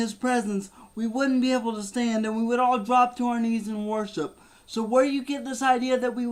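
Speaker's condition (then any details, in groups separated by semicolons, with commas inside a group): Cerebral palsy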